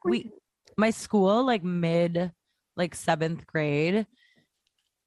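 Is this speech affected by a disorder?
No.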